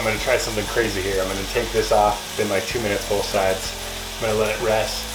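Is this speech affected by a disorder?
No.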